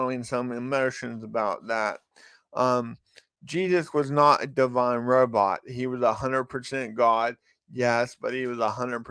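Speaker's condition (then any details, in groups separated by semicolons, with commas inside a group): Cerebral palsy; from birth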